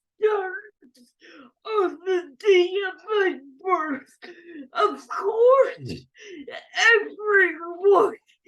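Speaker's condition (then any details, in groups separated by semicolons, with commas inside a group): Cerebral palsy; oxygen deprivation at birth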